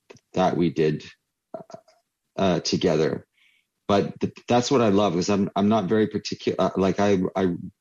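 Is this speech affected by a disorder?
Yes: stuttering; stuttering since childhood; here repeated sounds, repeated words.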